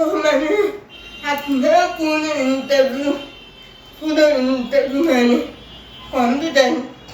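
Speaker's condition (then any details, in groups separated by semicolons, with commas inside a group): Cerebral palsy; problems speaking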